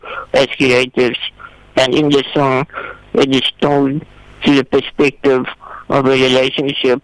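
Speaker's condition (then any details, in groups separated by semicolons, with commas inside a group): Spinal muscular atrophy type 2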